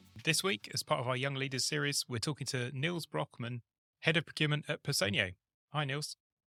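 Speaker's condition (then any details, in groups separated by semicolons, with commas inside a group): No condition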